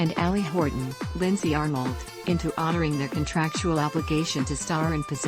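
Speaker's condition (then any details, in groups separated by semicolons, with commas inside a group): No condition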